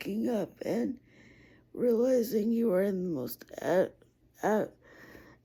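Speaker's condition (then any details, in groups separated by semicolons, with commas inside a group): Cerebral palsy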